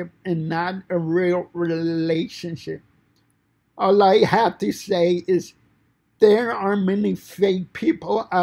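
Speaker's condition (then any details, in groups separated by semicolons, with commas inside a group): Cerebral palsy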